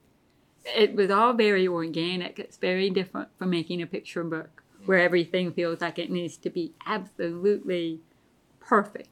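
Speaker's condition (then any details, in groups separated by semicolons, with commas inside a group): Deafness; pretty bad tinnitus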